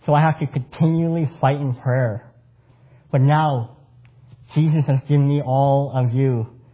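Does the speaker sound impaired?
Yes: cleft palate; congenital cleft palate.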